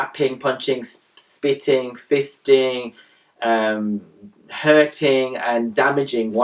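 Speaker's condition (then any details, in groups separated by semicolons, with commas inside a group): No condition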